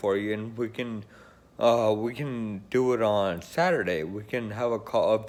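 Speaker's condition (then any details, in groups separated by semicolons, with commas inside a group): Friedreich's ataxia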